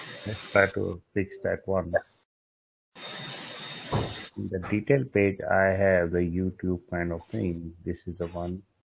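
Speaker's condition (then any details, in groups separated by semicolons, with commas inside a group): No condition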